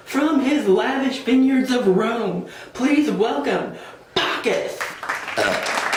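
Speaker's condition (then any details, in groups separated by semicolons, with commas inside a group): No condition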